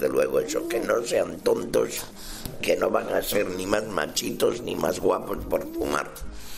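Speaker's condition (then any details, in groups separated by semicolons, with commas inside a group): Partial laryngectomy; laryngeal cancer from heavy smoking, radiotherapy, chemotherapy, part of larynx removed, tracheoesophageal valve prosthesis; recovered from laryngeal cancer, wears tracheoesophageal valve prosthesis; voice via one-way tracheoesophageal valve, lung air exits through mouth, keeps swallowed material from lungs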